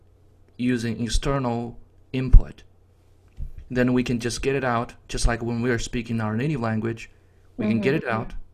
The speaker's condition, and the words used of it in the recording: No condition.